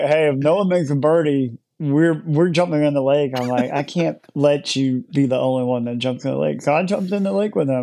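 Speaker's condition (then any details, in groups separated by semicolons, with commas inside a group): Cleft lip and palate; born in Ukraine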